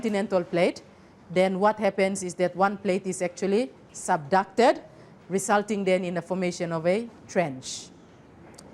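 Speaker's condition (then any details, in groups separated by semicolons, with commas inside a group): No condition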